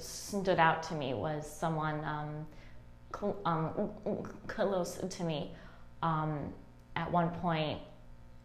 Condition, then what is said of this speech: Stuttering. And also a PSA, I'm a person who stutters, so that will most likely come out.